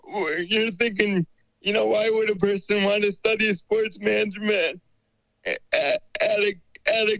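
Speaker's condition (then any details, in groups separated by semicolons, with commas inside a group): Cerebral palsy; diagnosed in early infancy after neonatal care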